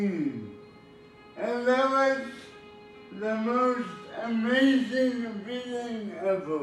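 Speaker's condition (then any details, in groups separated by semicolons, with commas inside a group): Cerebral palsy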